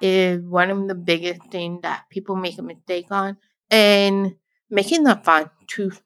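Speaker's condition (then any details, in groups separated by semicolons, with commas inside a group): Deafblind, born deaf; cochlear implant on left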